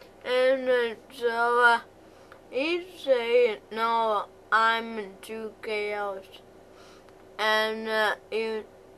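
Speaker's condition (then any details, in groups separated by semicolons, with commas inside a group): Cerebral palsy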